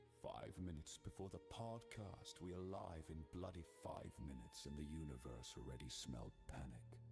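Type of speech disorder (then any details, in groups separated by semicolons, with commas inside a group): None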